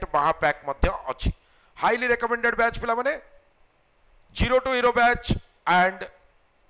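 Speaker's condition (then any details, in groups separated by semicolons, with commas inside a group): No condition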